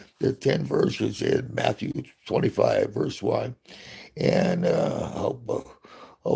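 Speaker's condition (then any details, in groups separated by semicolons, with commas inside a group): Parkinson's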